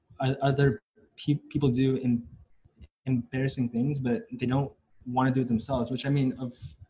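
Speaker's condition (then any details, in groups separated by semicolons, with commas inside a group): Stuttering; onset around age 5 or 6, biological father and maternal grandfather stutter, childhood speech therapy including easy onset; attends NSA and Stutter Social online support meetings; much worse when hiding it, hardly stutters when relaxed and open, harder at school, grandmother hears none; repeated sounds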